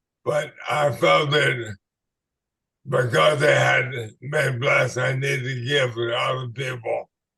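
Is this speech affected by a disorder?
Yes: ALS/MND.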